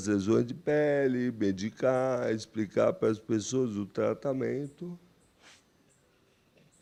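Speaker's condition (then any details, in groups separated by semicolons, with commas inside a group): Amyotrophic lateral sclerosis; onset with cramps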